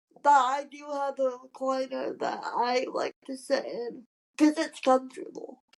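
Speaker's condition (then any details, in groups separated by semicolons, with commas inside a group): Cerebral palsy; from birth, wheelchair user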